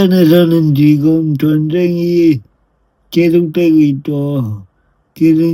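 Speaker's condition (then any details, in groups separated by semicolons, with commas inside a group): Brain lesion disability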